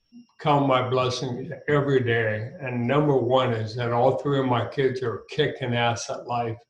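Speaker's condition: ALS; ALS with throat onset, first noticed while singing at gigs, age 66, ENT first prescribed Mucinex; throat not responding when singing, could not reach notes, nephew brain surgeon in Boston heard voice change

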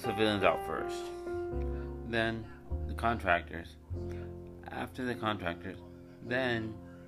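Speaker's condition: Cerebral palsy; codeine shots after surgery

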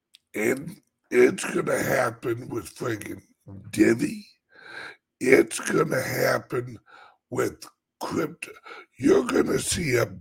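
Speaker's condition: Chronic voice problem; urge to clear throat

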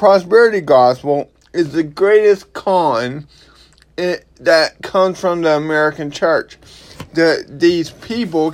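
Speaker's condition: Cerebral palsy; expected to last for life

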